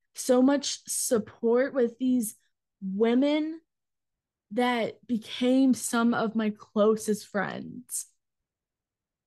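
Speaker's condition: Stuttering; fear of speaking in front of groups, school accommodations for presenting projects, found national stuttering association; stumbles on own name, now stutters freely without guarding speech; blocks

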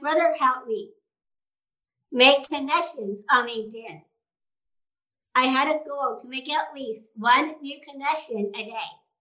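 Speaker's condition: Down syndrome

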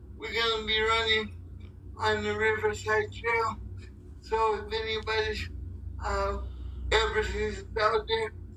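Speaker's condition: Cerebral palsy; physically challenged

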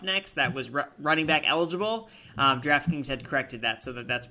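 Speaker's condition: No condition

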